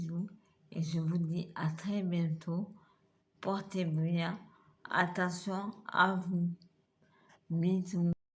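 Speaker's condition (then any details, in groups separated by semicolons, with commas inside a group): Multiple sclerosis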